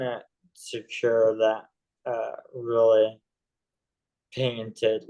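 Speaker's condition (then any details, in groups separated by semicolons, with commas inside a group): ALS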